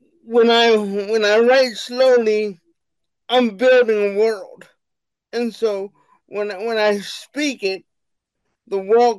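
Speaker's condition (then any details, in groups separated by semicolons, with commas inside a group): Cerebral palsy; wheelchair bound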